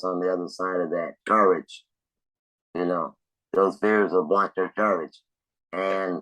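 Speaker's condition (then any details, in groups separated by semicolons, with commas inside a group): Laryngectomy; laryngectomy for cancer; pneumatic speech device, working six months after surgery; lost voice, device speech with good volume and clarity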